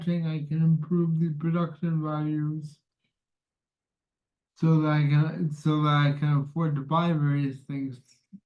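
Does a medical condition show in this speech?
Yes: cerebral palsy.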